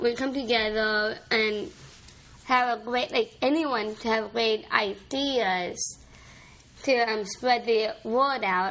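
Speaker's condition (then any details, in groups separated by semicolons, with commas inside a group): Down syndrome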